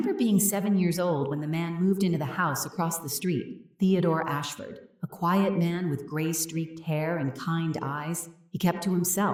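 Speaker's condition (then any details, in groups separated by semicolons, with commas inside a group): No condition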